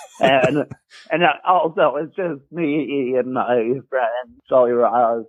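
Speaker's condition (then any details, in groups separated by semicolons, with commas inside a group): Muscular dystrophy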